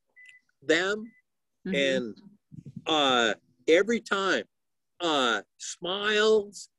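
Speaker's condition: Aphasia; initially no talking

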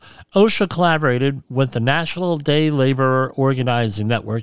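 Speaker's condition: Cleft lip and palate

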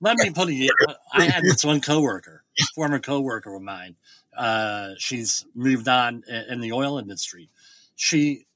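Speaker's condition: Bilateral cleft lip and palate; congenital bilateral cleft lip and cleft palate; speech once unintelligible, about nine years of speech therapy, now able to hold conversation

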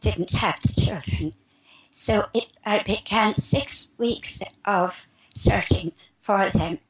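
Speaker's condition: Spasmodic dysphonia; spasmodic dysphonia for past 3 years, described as strangulation of the esophagus; about 3 years since onset, recent healing attributed to geopathic stress removal from apartment; expects to speak perfectly in a few minutes, asks hosts for healing meanwhile

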